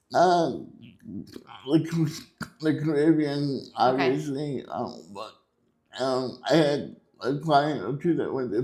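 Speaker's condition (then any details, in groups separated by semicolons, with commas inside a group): Cerebral palsy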